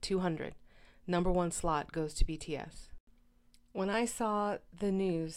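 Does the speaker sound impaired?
No.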